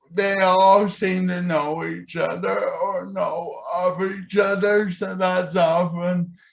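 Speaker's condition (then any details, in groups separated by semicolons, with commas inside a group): Cerebral palsy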